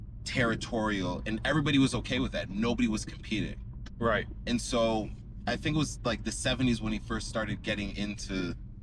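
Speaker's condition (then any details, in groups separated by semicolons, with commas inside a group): No condition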